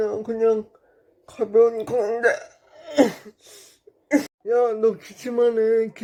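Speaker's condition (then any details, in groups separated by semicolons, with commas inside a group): Brain lesion disability; since childhood, stair climbing very hard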